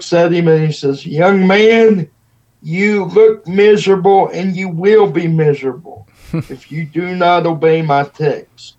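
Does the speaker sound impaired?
Yes: cerebral palsy; wheelchair user.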